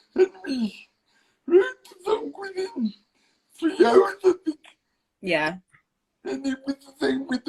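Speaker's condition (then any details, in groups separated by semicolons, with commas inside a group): Cerebral palsy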